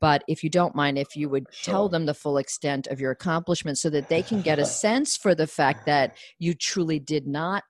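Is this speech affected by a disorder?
No.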